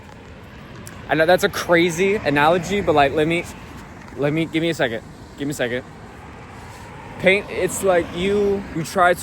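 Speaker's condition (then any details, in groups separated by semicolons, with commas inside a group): No condition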